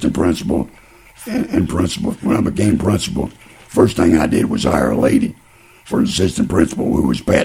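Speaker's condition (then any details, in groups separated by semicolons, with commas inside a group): Laryngeal cancer; unable to eat or drink for past three years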